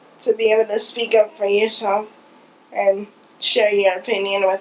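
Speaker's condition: Cerebral palsy

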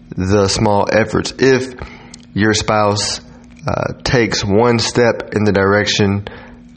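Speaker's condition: No condition

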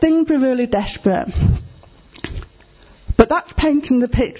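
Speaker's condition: Deafness; needs to see speaker's face

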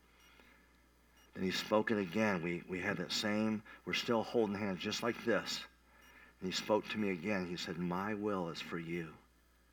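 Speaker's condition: Cleft palate; revived by nurse

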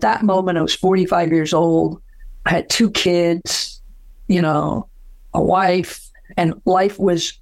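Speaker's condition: Aphasia after strokes; aphasia from two strokes with heart failure at age 45, later heart transplant, implanted defibrillator; about 16 years after onset, past speech therapy; once could not speak, relearned English and intonation, long monotone, pitch now varies

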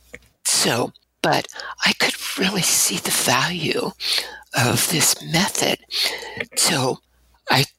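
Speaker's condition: Abductor spasmodic dysphonia; onset Fresno State after voice loss shouting over music, student clinician therapy, two damaging surgeries; cords open involuntarily, much breathiness, staccato syllables, lengthened syllables give shaky tremor, focused speaking

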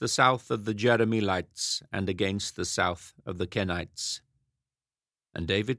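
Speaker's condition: No condition

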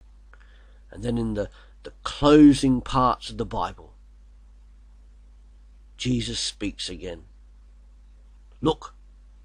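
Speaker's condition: No condition

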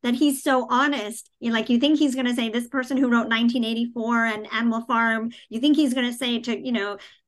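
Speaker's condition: Cleft palate, cleft palate without cleft lip

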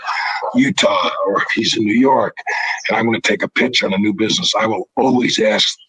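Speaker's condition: Throat cancer, vocal cords removed; cancer free 13 years, partial voice box created by Steve Zeitels in Boston

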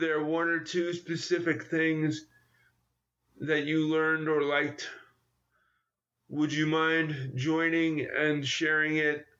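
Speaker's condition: Cerebral palsy; cerebral palsy since childhood

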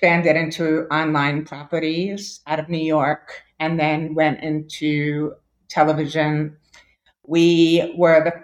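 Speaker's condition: Deafness; hearing aids

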